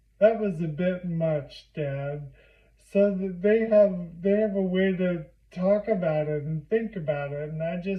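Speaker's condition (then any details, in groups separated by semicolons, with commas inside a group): Primary lateral sclerosis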